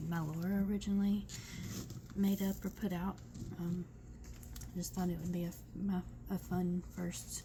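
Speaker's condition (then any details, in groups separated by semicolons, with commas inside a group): No condition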